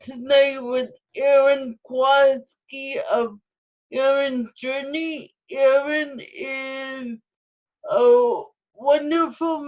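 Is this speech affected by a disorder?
Yes: cerebral palsy, spastic ataxic.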